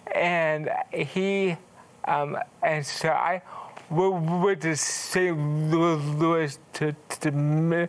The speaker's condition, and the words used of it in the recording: Cerebral palsy. I think, too, because you do speak slower, it makes people lean in and listen.